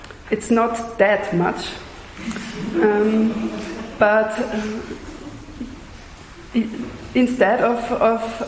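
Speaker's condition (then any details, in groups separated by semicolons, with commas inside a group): Stuttering; lifelong stutter, neurological, speech therapy since youth, jaw, belly and leg cramps when suppressing; amount varies day to day, not controllable; stutters on own name, smooth repetitions, silent blocks, slower than fluent speakers; repeated words, blocks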